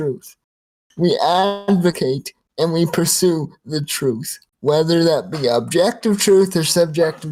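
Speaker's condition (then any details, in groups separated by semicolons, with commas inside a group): Cerebral palsy, spastic quadriplegia; spastic quadriplegia, from birth; quite severe; speech mostly unaffected, problems when talking fast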